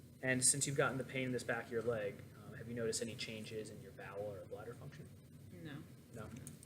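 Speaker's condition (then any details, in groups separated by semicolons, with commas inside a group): No condition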